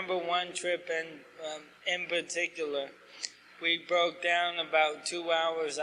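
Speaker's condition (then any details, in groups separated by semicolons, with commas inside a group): ALS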